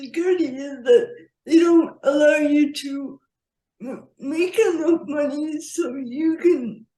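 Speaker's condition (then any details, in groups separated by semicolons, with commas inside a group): Quadriplegic cerebral palsy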